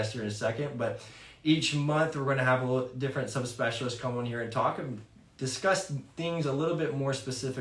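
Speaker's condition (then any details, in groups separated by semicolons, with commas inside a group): No condition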